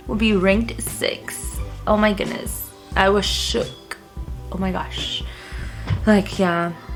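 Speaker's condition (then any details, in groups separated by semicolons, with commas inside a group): No condition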